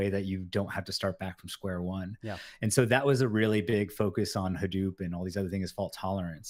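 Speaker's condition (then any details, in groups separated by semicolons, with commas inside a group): No condition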